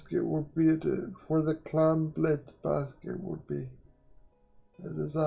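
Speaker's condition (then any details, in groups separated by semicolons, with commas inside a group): Quadriplegic cerebral palsy; uses one hand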